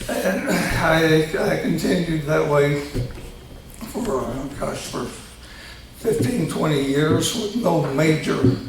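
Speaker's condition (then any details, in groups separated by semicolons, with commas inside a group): Tongue cancer surgery; three malignant tongue tumors removed, both sides of tongue; third tumor removed about a year ago; trouble saying many words, low volume, creaky voice, worse after each surgery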